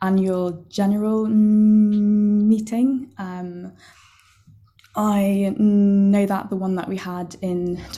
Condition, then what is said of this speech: Stuttering. But yeah, the belt is to help remind you to get a deep enough breath every single time you attempt to speak.